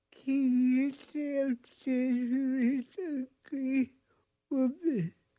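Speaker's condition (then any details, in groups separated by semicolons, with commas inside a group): Cerebral palsy; from birth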